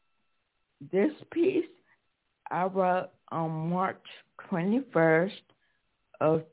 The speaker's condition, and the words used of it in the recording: Stroke. I am a 18-year stroke survivor, so hopefully you can understand my voice.